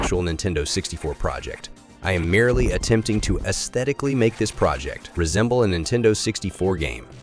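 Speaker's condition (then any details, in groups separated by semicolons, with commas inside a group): No condition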